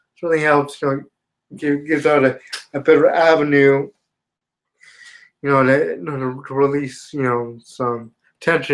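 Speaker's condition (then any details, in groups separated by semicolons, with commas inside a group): Spastic quadriplegia cerebral palsy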